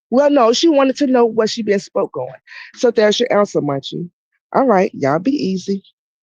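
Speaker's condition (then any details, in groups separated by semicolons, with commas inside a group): No condition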